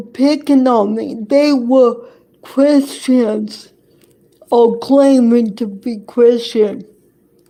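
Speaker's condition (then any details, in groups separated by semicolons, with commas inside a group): Cerebral palsy; affects hand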